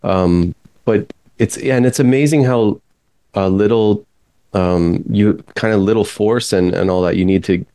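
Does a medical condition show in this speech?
No.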